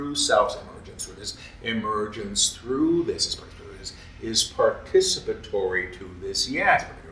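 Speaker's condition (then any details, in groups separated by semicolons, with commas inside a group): No condition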